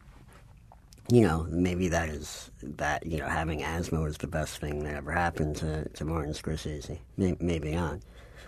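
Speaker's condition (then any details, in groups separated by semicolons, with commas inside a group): Cleft palate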